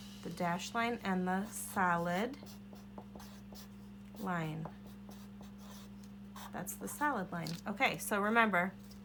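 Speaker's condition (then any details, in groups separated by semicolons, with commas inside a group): No condition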